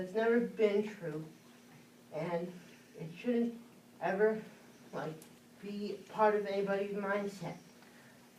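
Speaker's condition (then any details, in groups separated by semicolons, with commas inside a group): Cerebral palsy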